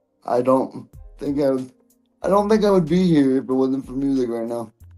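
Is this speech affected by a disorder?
Yes: cerebral palsy; present from birth.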